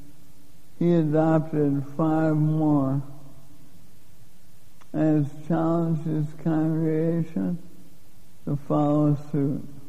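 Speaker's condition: Lou Gehrig's disease; given 3 to 5 years to live

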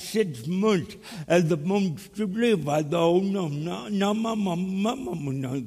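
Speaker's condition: Cerebral palsy; speech impediment

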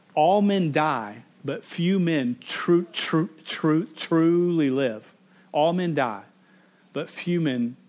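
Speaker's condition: Stuttering; cannot turn on or off; stutters involuntarily, cannot control it, strangers notice the stutter, earlier weddings not fully fluent; repeated sounds

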